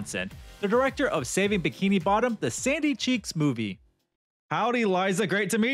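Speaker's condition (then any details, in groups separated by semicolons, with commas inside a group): No condition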